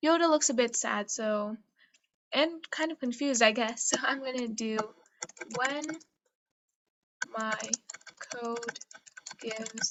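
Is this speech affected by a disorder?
No.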